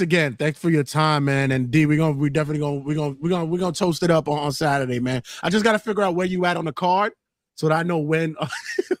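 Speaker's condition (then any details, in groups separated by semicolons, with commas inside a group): No condition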